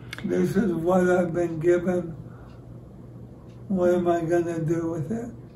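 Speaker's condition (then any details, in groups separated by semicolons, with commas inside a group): ALS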